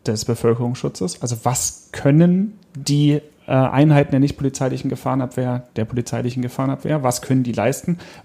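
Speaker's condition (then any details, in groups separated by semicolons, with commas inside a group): No condition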